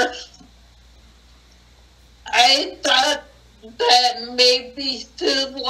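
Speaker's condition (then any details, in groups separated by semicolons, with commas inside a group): Acquired brain injury; cannot talk as before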